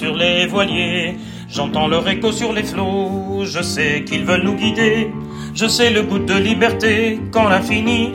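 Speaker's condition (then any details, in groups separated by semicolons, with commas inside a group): No condition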